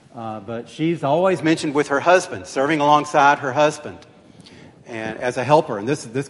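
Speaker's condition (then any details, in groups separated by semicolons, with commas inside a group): No condition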